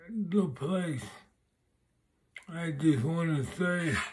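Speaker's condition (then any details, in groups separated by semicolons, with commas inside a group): Multiple sclerosis; relearning walking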